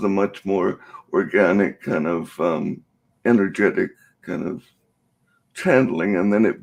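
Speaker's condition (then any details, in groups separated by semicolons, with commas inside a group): Cerebral palsy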